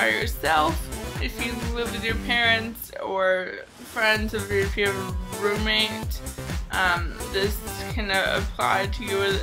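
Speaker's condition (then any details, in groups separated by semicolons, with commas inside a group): Cerebral palsy, mild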